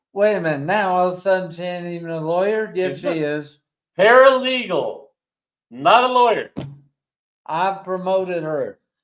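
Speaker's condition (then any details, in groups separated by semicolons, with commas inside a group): ALS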